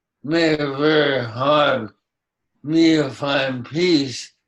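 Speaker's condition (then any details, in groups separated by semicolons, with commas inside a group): ALS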